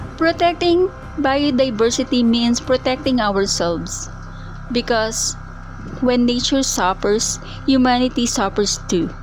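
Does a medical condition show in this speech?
No.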